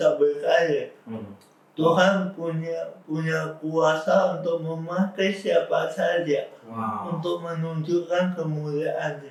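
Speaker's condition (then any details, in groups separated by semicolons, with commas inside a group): Cerebral palsy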